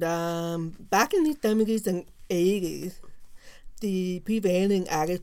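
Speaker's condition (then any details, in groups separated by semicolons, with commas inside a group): Profound deafness; learned to speak and lip-read in early oral pre-preschool program, encouraged to speak, mainstreamed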